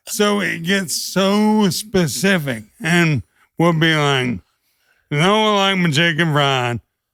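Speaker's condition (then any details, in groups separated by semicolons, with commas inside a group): ALS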